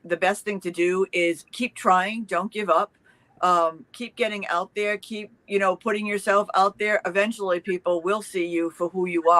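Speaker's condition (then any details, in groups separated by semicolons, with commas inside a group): No condition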